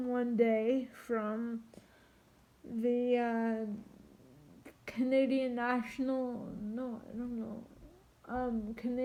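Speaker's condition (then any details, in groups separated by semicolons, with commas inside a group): Triplegic cerebral palsy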